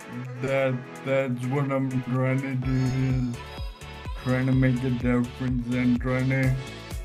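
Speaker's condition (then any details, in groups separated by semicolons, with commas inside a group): Friedreich's ataxia, ataxic dysarthria; spasticity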